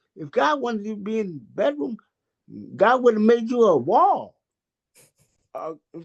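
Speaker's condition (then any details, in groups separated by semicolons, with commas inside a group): Cerebral palsy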